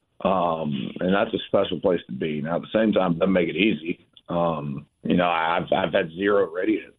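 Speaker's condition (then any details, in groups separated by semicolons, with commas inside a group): No condition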